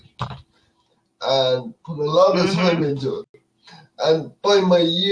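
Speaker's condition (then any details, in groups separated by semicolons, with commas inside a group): Cerebral palsy; cerebral palsy, affects balance and walking; speech affected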